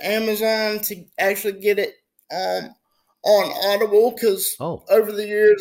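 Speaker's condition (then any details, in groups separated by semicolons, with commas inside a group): Spastic quadriplegic cerebral palsy; cannot move self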